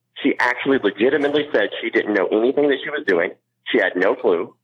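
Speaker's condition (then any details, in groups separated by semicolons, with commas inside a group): Cleft palate; ear pressure not relieved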